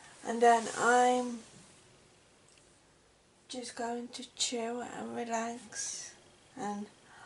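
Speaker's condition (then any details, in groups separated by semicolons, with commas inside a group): Cerebral palsy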